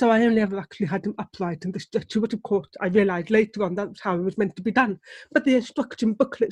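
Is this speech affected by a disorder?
Yes: deafness; relies on lip reading.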